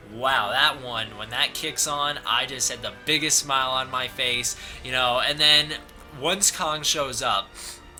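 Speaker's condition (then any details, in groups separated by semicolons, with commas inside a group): No condition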